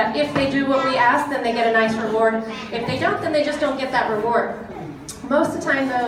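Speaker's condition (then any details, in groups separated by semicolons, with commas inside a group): No condition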